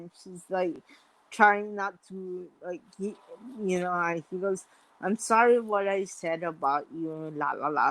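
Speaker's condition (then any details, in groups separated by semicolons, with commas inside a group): Mild cerebral palsy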